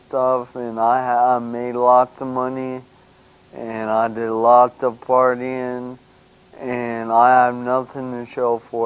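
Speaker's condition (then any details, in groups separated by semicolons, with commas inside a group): Brain injury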